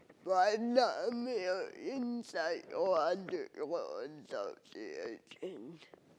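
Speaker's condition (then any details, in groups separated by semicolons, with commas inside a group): Cerebral palsy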